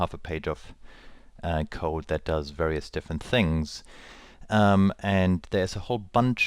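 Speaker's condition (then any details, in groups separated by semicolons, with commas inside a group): No condition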